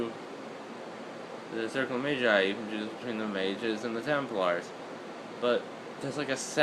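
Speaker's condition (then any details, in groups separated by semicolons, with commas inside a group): No condition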